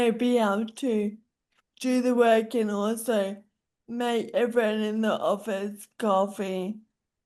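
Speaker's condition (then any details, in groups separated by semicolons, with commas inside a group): Friedreich's ataxia; neuromuscular; can no longer type; worsening speech impairment, uses phone to communicate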